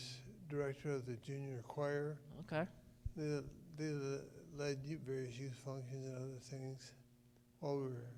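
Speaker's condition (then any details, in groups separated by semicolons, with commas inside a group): Parkinson's disease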